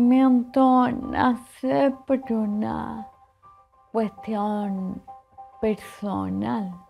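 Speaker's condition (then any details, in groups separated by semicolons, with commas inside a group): Cerebellar ataxia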